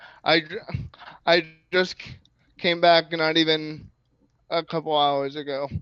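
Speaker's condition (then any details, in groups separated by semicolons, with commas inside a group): Cerebral palsy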